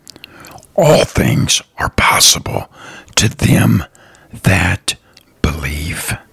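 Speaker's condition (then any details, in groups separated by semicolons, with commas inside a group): Throat cancer survivor; tumor regrew to golf-ball size, vocal cords paralyzed, surgery to remove tumor; raspy voice, speaks a little differently, voice possibly hard to listen to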